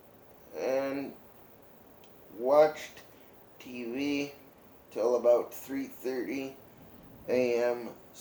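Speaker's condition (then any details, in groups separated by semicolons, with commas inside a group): Cerebral palsy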